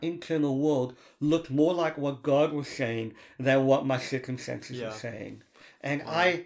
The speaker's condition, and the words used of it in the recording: Cleft palate. It meant that my speech was delayed, and as you can hear, I got a speech impediment as